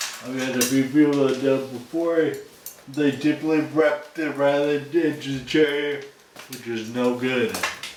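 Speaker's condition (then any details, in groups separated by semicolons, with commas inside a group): Friedreich's ataxia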